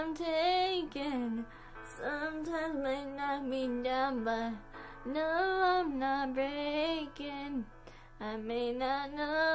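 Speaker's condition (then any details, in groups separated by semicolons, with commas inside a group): Cerebral palsy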